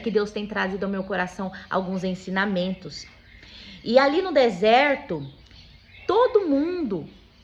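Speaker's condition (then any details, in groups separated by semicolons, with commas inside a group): No condition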